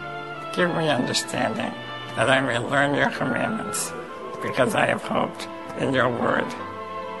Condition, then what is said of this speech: Spinal muscular atrophy. And when my lungs get congested, I have to have a tube go down my trach to suction.